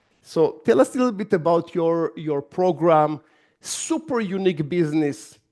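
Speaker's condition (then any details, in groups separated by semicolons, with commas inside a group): No condition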